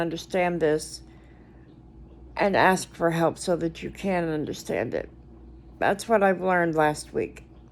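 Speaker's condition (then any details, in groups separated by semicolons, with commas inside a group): Cerebral palsy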